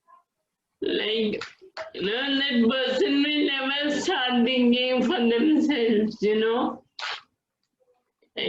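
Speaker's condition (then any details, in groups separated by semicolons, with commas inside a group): Friedreich's ataxia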